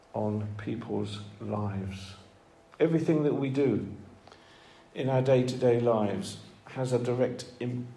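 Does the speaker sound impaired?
No.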